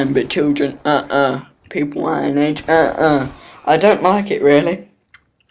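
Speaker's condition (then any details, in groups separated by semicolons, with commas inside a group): Cerebral palsy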